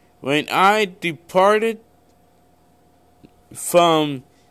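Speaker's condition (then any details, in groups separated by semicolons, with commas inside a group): Cerebral palsy; wears glasses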